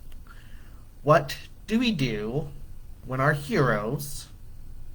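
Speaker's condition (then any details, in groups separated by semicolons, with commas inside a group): No condition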